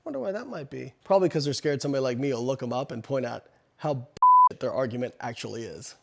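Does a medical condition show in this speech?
No.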